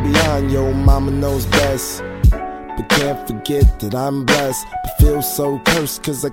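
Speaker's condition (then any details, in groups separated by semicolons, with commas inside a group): No condition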